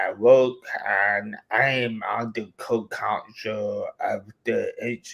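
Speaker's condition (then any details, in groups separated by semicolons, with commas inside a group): Cerebral palsy; affects speech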